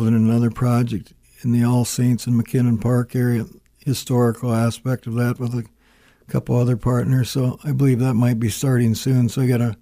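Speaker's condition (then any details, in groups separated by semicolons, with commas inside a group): Parkinson's disease; uses walker, near-death experiences; stutters and stammers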